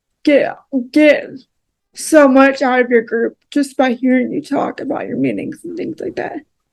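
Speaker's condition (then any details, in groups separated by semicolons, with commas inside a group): Cerebral palsy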